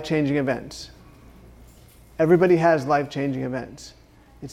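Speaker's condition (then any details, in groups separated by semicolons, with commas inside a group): Parkinson's disease; exercise beyond comfort zone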